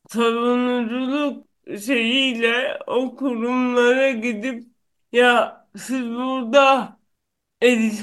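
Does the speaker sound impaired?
Yes: cerebral palsy; onset at birth from birth complications.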